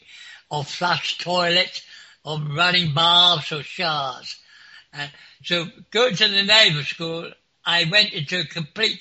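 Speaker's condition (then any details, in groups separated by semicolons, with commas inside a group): Clinically deaf; clinically deaf since school age, could not follow unfamiliar Suffolk slang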